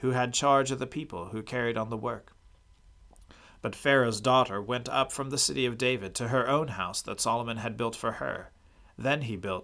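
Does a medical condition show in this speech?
No.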